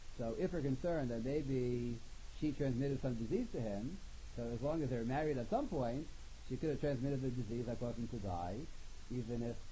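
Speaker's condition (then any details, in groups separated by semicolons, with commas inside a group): No condition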